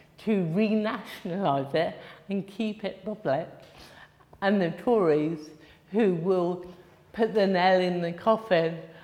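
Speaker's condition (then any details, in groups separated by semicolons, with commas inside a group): Cerebral palsy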